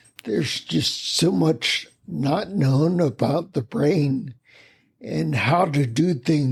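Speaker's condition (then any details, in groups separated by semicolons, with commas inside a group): Spinocerebellar ataxia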